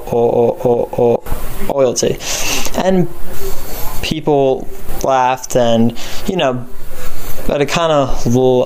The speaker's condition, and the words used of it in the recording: Stuttering. But as a person who stutters, they're always stuttering.